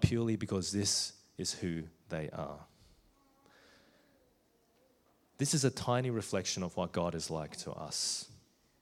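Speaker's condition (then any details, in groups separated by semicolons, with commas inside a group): No condition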